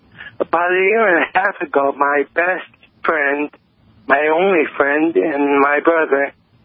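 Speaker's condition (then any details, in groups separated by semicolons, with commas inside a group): Cerebral palsy; lifelong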